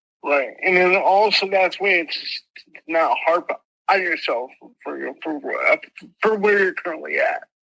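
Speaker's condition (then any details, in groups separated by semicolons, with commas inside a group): Mild cerebral palsy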